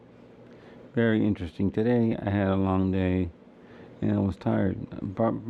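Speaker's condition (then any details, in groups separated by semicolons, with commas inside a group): Cerebral palsy; wheelchair user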